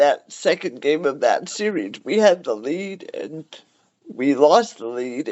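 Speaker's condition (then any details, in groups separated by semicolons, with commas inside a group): Cerebral palsy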